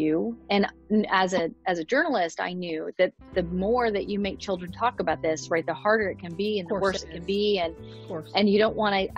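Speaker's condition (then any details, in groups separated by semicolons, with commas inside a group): No condition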